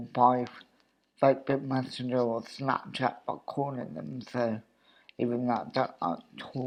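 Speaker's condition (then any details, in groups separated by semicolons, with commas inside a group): Cerebral palsy; obvious speech impediment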